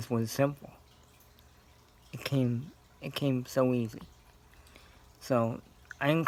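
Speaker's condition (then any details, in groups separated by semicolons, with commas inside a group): Cerebral palsy; scoliosis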